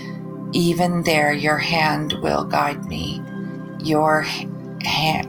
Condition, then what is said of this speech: Aphasia. I didn't have any physical um, symptoms, and that I have aphasia and apraxia.